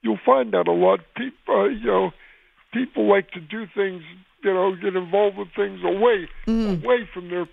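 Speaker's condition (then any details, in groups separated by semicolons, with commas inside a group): Cerebral palsy; unable to walk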